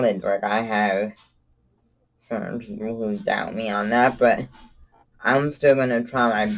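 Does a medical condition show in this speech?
Yes: cerebral palsy; from birth, wheelchair user.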